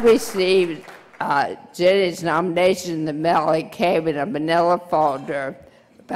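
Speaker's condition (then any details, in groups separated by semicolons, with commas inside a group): Brain injury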